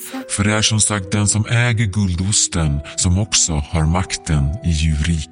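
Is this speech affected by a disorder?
No.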